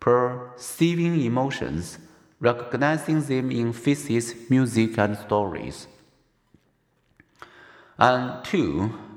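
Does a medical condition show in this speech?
No.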